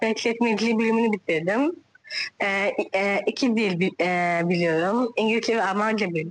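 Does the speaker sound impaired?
Yes: Down syndrome; 33-year-old woman.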